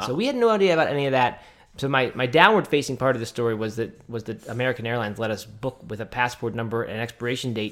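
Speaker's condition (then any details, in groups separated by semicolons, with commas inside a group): No condition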